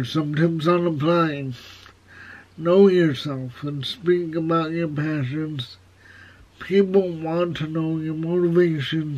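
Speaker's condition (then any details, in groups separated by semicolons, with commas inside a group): Cerebral palsy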